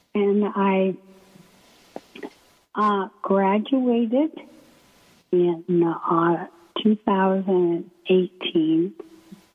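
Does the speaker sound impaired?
Yes: ALS; limb onset in right foot, symptoms about a year before diagnosis, year of testing, uses Beasy board transfer board; progressed, muscles too weak for standard transfer board, breathing muscles affected; hard to breathe and speak, voice may sound weak or hard to understand, paces speech with breathing.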